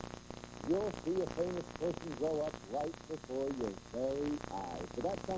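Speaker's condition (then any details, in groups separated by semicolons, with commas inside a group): No condition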